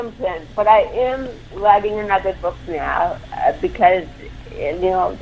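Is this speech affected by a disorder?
Yes: cerebral palsy; involuntary movements.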